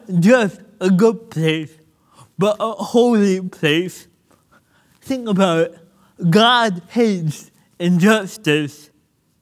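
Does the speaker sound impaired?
Yes: cerebral palsy; birth oxygen loss, cord around neck, spasms, limited body control, motor deficits, childhood physical, occupational therapy; speaking a little difficult, more difficult when nervous, listeners may need to rewind.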